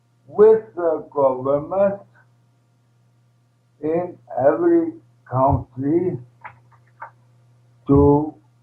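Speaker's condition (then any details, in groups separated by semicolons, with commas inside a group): ALS, primary lateral sclerosis, PLS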